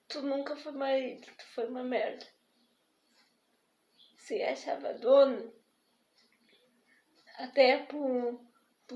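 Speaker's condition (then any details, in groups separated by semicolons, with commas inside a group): Spastic diplegic cerebral palsy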